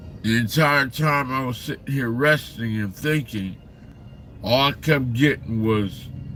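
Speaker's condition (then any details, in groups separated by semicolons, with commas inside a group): Slurred speech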